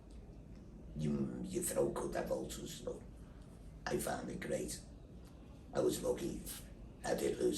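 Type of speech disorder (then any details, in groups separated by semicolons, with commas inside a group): Speech with a voice prosthesis; laryngectomy for larynx cancer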